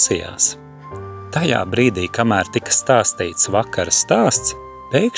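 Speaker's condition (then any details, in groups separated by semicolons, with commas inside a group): No condition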